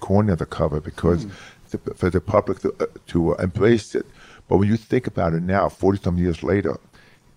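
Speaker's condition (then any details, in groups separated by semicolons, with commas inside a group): Hearing loss; severe childhood speech impediment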